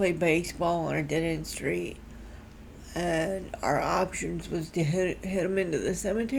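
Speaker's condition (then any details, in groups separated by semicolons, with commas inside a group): Cerebral palsy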